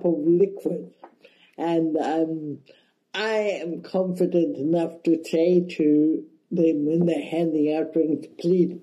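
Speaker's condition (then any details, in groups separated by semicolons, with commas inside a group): Cerebral palsy; mild, affects balance and hand control, walks, wheelchair after long flights, breathless rushing off planes; speech affected a bit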